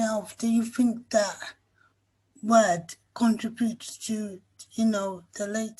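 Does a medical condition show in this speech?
Yes: cerebral palsy.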